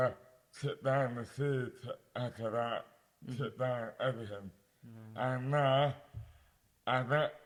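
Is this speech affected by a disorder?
Yes: dystonia; mouth impairment affects speech.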